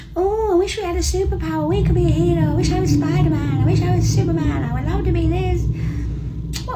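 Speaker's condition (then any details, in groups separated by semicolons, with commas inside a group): No condition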